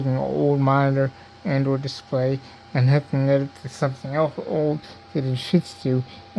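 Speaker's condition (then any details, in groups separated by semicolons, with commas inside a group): Cerebral palsy; diplegia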